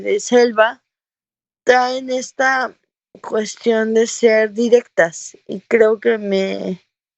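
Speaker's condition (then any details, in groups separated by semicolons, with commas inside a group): Cerebral palsy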